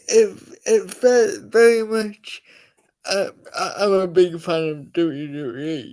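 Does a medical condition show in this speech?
Yes: cerebral palsy.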